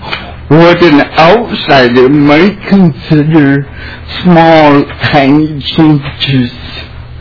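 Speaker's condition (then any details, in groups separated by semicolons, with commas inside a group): Cerebral palsy; visible physical disability, lives independently, drives own car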